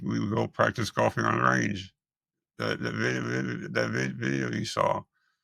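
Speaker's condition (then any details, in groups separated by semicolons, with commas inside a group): Multiple system atrophy; voice declining, pain medication impairs breathing at night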